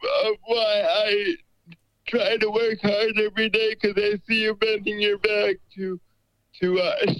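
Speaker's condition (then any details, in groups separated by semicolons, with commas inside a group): Cerebral palsy; limited wheelchair mobility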